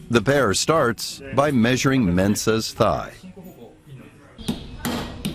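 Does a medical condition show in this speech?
No.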